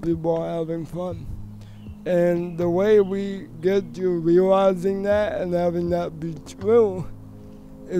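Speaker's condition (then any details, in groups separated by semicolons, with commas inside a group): Cerebral palsy; voice noticeably affected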